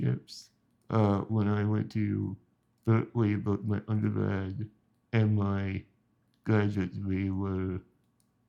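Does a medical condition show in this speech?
Yes: spinal muscular atrophy.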